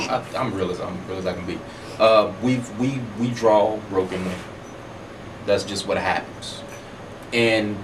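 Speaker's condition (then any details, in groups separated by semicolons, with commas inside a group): No condition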